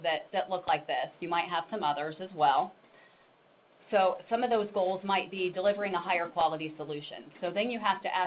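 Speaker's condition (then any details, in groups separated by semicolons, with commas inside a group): No condition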